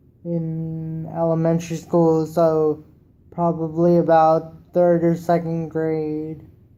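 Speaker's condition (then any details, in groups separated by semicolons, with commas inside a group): Cerebral palsy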